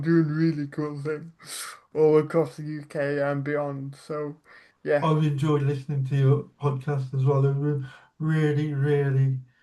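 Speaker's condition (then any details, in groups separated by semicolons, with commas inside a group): Cerebral palsy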